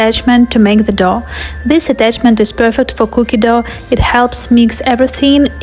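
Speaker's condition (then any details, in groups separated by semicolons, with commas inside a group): No condition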